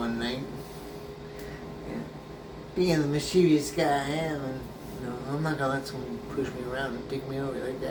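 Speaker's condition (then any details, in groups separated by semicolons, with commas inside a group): Brain injury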